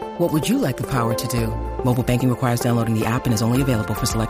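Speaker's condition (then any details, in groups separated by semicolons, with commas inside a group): No condition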